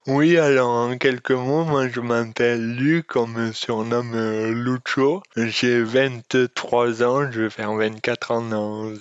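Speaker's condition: Dystonia; congenital

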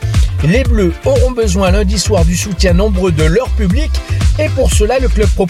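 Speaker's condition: No condition

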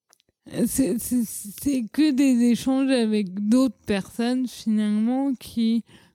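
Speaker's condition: Cerebral palsy; childhood speech

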